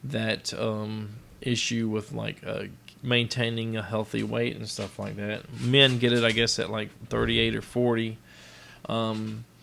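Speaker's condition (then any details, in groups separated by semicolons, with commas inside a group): No condition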